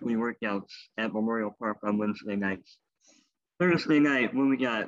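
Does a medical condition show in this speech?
Yes: cleft lip and palate; congenital, former wheelchair user.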